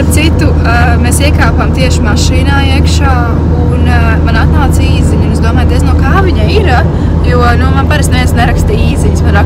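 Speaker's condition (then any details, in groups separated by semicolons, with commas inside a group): No condition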